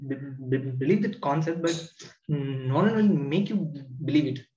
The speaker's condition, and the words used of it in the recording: Stuttering. Oh my god, even the starting itself I've got a lot of stammering.